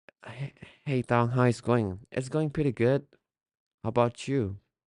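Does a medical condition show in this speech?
No.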